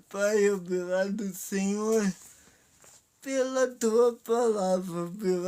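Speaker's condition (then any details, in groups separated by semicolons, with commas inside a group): Paralysis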